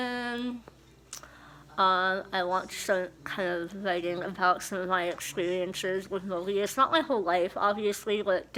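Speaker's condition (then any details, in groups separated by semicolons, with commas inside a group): Moebius syndrome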